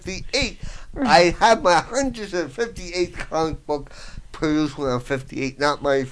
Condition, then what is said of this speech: Brain injury. That's because I have a bit of a speech impediment.